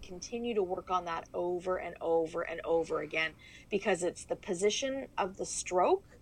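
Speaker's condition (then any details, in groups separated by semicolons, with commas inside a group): No condition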